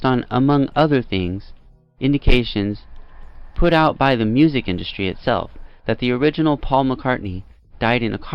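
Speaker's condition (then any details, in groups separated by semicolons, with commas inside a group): No condition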